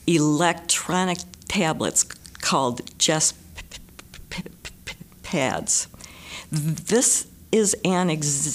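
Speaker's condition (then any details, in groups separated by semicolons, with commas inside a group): Stutter, severe; stutter persisting despite much of life trying to stop, described as incurable; stutters a lot, struggles to speak; prolonged sounds, blocks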